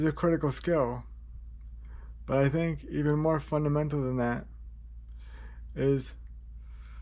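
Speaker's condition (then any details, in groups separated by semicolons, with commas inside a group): Cerebral palsy, spastic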